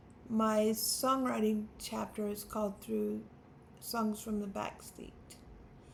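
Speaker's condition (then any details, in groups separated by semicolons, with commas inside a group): Spastic quadriplegic cerebral palsy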